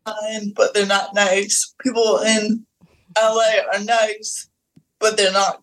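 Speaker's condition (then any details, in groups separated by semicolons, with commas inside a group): Cerebral palsy; physical disability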